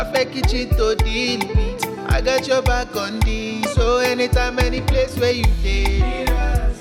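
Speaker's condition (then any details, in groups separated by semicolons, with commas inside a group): No condition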